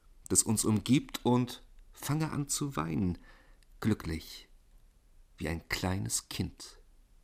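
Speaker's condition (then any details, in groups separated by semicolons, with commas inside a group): No condition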